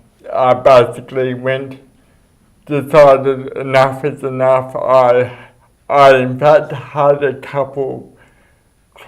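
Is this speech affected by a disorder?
Yes: cerebral palsy; speech.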